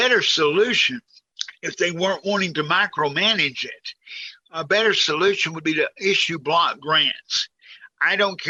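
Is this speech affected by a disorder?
Yes: cerebral palsy.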